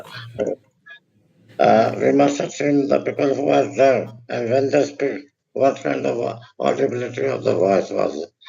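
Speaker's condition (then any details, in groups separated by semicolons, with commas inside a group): Tongue and neck cancer; partial tongue removal, vocal cord paralysis, chemotherapy, radiation; repeat chemoradiation, voice therapy, voice improved; unclear voice, difficulty speaking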